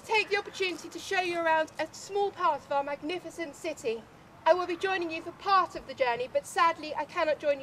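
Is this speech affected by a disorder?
No.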